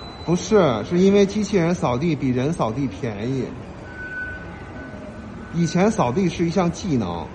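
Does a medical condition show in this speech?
No.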